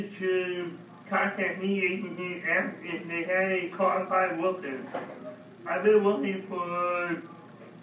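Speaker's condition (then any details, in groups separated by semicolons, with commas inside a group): Mild cerebral palsy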